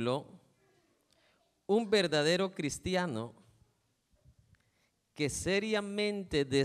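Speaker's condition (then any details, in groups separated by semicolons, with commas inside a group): No condition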